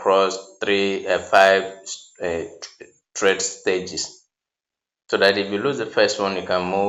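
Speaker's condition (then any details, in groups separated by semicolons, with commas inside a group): No condition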